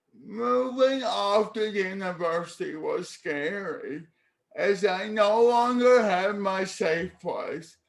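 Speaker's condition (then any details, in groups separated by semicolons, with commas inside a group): Cerebral palsy; childhood leg tendon transfer surgery; speech therapy in childhood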